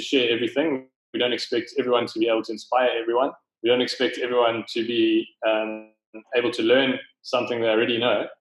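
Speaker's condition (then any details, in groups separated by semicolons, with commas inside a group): No condition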